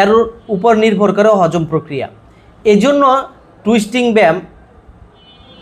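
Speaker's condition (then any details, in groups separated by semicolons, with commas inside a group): No condition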